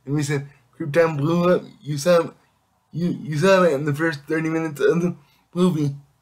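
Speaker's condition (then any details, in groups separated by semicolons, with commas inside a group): Cerebral palsy; affects all muscles; able to speak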